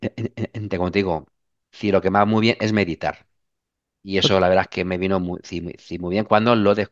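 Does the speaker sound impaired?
Yes: stuttering; since childhood; sometimes stutters more than usual in class, pauses, laughs it off; here repeated sounds.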